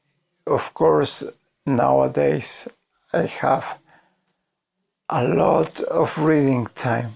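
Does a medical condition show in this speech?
Yes: ALS.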